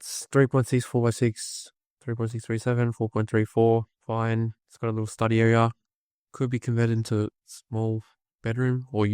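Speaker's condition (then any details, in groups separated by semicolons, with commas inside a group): No condition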